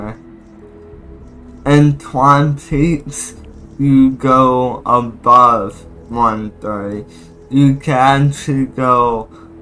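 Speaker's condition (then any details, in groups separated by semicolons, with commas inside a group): Cerebral palsy; abnormal muscle tone, right side, schizencephaly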